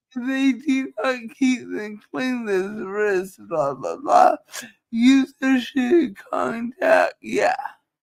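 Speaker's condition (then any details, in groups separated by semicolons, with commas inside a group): Cerebral palsy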